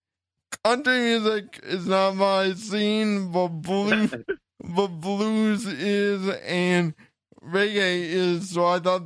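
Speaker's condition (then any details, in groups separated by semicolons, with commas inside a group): Cerebral palsy; since childhood, wheelchair user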